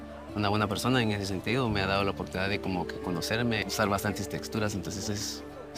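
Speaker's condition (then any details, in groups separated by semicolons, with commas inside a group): No condition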